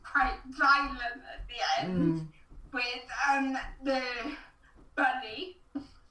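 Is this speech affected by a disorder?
Yes: cerebral palsy; visible as soon as walking into a room.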